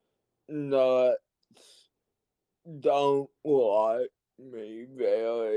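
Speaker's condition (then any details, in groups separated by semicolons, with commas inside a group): Cerebral palsy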